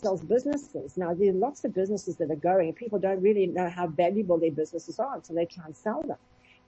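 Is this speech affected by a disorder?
No.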